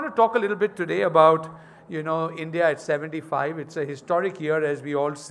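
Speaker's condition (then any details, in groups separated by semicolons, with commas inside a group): No condition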